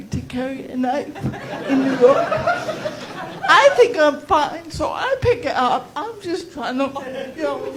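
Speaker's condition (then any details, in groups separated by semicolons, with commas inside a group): Cerebral palsy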